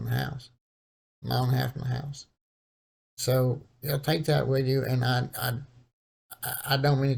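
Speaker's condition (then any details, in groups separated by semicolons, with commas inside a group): Cerebral palsy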